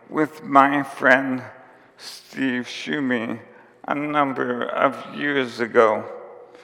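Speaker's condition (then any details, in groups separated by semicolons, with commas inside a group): ALS; onset with tiredness and clumsiness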